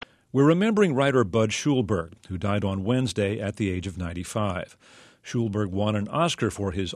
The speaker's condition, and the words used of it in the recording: No condition.